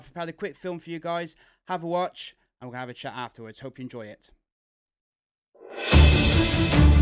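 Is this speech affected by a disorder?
No.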